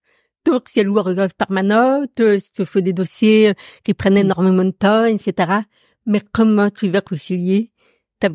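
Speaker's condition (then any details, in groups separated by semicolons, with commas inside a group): Profound congenital deafness; accent from deafness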